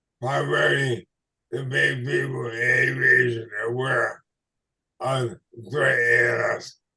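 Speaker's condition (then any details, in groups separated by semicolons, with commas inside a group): ALS/MND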